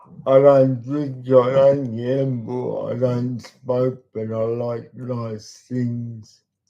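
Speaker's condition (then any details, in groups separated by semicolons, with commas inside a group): Cerebral palsy; talks slowly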